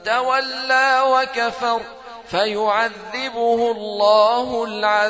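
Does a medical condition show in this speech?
No.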